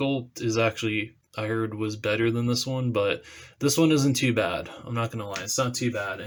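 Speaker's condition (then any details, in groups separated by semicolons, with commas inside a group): No condition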